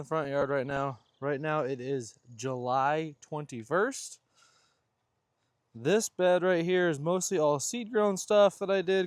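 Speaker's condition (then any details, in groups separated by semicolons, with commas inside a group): No condition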